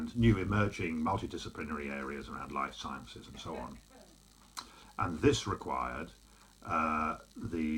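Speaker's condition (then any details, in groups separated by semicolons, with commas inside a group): No condition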